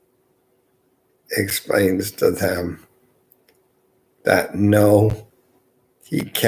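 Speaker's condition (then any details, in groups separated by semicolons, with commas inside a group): Multiple sclerosis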